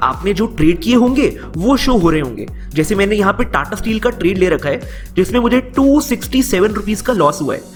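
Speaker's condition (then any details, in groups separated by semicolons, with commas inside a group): No condition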